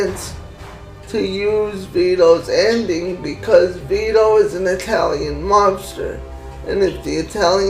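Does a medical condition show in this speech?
Yes: cerebral palsy.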